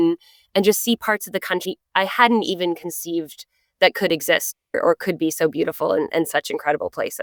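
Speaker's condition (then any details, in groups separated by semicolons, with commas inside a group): No condition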